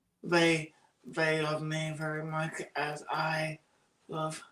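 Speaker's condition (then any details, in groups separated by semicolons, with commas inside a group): Cerebral palsy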